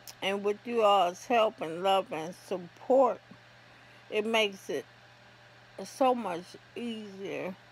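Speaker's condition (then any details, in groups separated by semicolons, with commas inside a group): ALS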